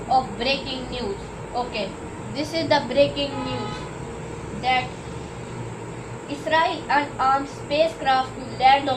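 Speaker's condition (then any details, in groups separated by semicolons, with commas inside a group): No condition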